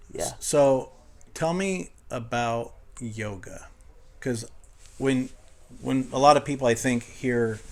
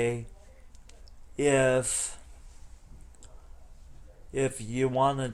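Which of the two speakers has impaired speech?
The second: cerebral palsy; tone and spasticity, wheelchair most of life; breathing work to loosen tight body.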